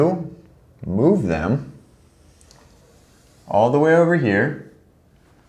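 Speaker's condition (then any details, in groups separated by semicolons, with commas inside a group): No condition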